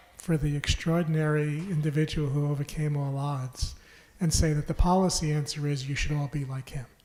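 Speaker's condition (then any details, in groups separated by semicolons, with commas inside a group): No condition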